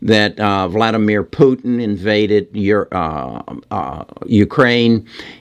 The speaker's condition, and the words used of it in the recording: None; typical speech.